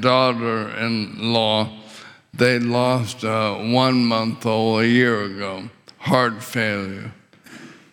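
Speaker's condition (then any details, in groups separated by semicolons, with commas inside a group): ALS; paralysis expected within a year or two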